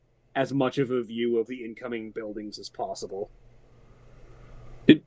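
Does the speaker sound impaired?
No.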